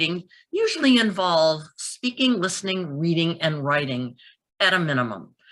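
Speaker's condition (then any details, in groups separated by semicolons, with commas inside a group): No condition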